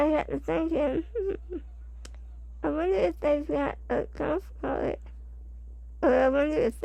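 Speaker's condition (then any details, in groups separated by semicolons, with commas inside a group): Spinal muscular atrophy type 2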